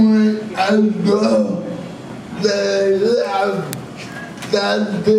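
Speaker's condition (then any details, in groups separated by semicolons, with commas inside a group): Cerebral palsy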